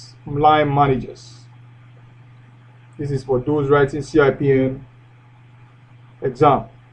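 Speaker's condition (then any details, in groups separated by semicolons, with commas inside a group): No condition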